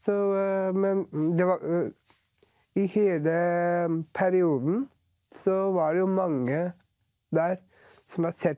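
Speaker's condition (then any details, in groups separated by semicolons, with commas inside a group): Down syndrome; present since birth; age 43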